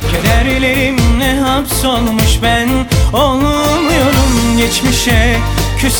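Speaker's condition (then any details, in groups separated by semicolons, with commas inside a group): No condition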